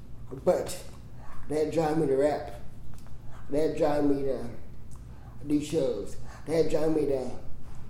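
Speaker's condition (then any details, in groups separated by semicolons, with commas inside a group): Cerebral palsy; congenital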